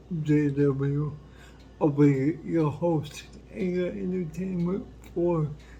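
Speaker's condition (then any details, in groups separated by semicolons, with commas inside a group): Cerebral palsy; affects whole body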